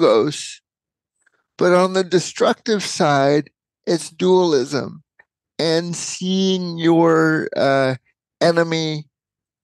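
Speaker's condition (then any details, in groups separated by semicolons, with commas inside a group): Cerebral palsy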